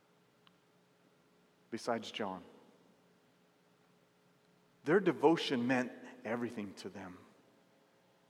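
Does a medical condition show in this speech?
No.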